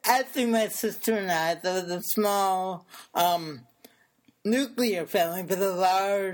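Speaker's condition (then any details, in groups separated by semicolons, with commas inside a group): Cerebral palsy; affects speech, improved with speech therapy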